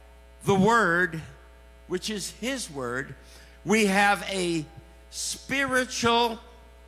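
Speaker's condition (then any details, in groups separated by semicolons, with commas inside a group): No condition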